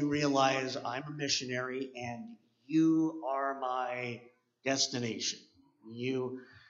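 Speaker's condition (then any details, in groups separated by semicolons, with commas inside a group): Cleft palate; congenital cleft palate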